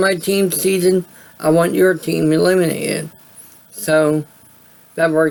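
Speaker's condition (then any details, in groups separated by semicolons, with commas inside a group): Cerebral palsy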